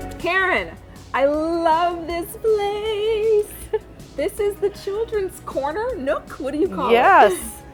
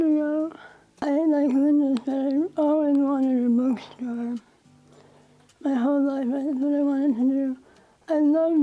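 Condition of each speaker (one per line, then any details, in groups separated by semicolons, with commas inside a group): No condition
Parkinson's; diagnosed about 30 years ago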